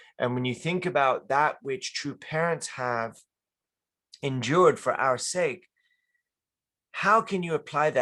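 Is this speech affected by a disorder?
No.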